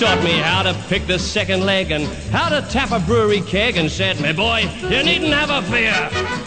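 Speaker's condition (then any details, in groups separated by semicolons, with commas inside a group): No condition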